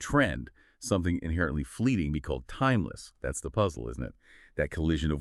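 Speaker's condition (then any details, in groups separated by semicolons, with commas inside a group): No condition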